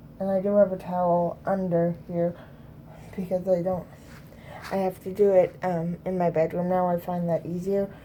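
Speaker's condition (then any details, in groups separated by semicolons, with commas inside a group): Cerebral palsy; both hands affected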